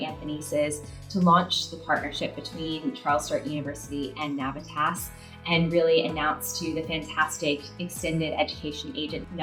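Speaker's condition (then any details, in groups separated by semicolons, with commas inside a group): No condition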